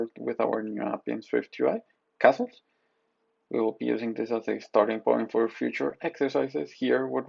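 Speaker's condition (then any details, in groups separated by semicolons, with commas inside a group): No condition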